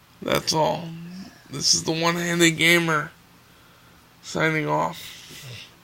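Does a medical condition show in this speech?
Yes: cerebral palsy.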